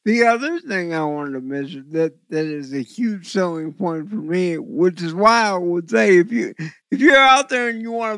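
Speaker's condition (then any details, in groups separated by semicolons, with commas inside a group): Cerebral palsy; eyes weird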